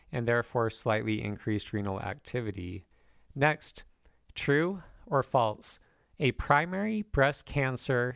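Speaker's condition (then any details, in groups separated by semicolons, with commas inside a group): No condition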